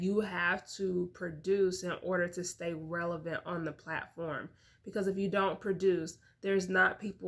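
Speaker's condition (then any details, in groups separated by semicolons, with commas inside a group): No condition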